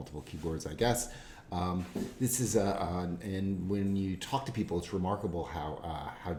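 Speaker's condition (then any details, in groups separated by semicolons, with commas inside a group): No condition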